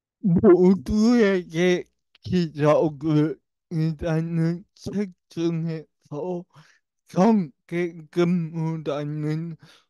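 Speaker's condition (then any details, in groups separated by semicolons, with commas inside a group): Brain lesion disability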